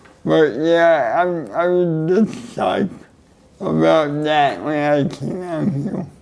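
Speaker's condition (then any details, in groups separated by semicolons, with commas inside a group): Cerebral palsy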